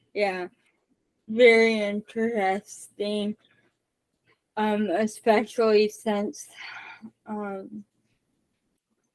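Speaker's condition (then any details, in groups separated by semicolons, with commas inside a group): Cerebral palsy; from birth, brain injury in womb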